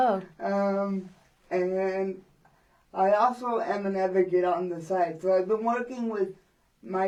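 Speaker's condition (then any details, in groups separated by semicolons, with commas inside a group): Cerebral palsy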